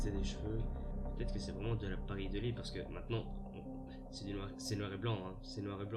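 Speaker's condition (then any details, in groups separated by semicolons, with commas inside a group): No condition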